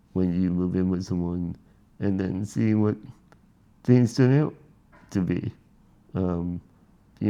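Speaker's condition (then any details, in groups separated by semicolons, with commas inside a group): Spinal muscular atrophy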